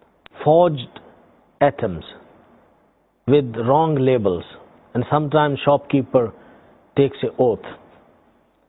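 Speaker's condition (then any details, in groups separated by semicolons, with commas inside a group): No condition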